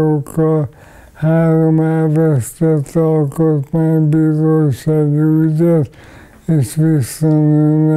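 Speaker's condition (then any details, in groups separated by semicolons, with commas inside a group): ALS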